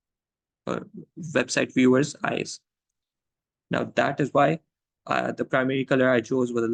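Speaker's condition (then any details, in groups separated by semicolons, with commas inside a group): No condition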